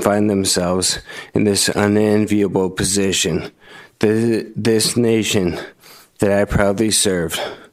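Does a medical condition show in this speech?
Yes: Lou Gehrig's disease, mild; progressive fatal disease destroying nerve cells and the muscles they control, no treatment; dying, believes too late for treatment, 2017 congressional hearing testimony clip; slightly slurred speech.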